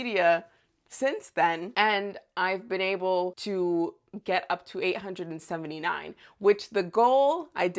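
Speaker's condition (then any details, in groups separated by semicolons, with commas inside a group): No condition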